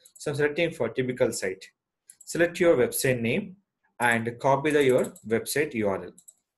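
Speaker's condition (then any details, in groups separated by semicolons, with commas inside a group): No condition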